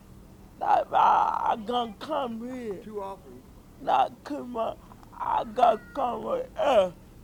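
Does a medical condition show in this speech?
Yes: cerebral palsy; present from birth.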